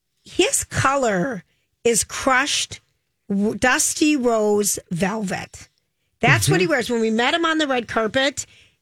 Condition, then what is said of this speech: None; typical speech.